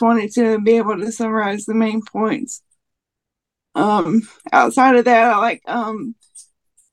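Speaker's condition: Cerebral palsy; would like to have it

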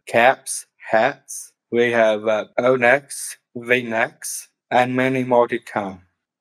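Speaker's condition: Down syndrome; later diagnosed with autism

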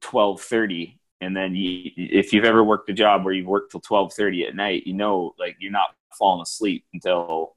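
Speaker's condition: No condition

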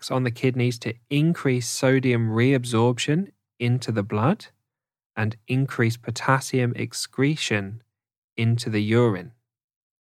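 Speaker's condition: No condition

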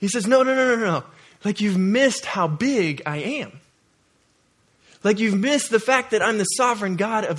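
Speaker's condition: No condition

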